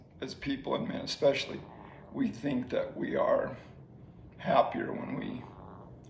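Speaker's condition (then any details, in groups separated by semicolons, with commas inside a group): ALS; slowly progressing ALS, feeding tube; swallowing increasingly difficult, soft spoken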